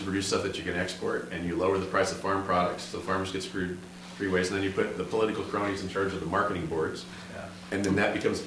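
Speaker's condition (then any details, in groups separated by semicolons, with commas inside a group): No condition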